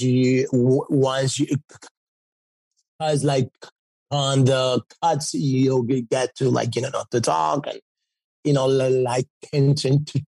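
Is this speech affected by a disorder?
Yes: stutter; fluent when singing; stutter goes away when singing; here repeated sounds.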